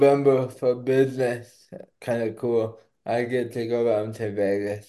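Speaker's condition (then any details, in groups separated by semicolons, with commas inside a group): Cerebral palsy; diagnosed at two months old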